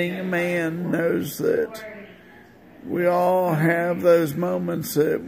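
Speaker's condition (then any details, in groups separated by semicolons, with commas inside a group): Multiple sclerosis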